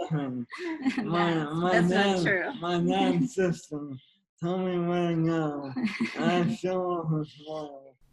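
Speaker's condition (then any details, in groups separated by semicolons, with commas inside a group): ALS; young onset, slow progressor; almost 13 years since diagnosis, uses wheelchair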